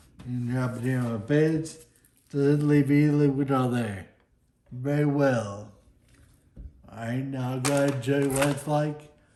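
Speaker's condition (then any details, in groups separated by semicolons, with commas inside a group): Friedreich's ataxia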